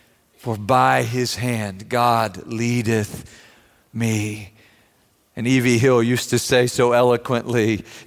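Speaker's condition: No condition

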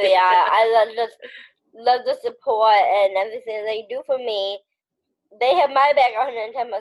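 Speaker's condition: Down syndrome

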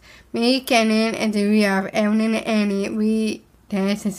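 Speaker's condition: Down syndrome; present from birth, diagnosed shortly after birth; speech therapy when young, speech therapist Miss Leah

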